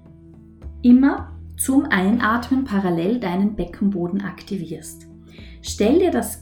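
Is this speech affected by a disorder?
No.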